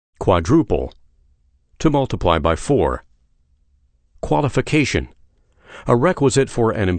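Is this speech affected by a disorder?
No.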